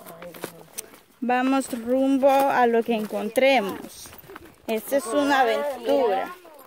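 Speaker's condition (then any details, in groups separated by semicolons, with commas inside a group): No condition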